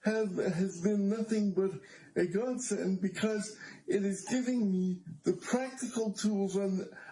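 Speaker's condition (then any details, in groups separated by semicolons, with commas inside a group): Cerebral palsy; power wheelchair user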